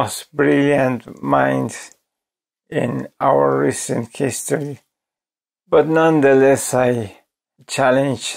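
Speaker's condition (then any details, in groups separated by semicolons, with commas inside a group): ALS; voice severely damaged, hard to understand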